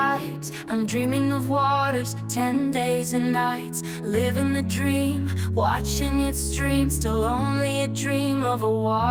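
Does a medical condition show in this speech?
No.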